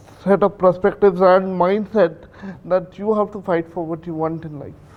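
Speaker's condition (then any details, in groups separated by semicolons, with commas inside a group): Cerebral palsy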